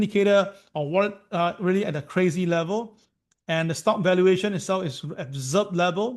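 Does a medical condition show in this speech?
No.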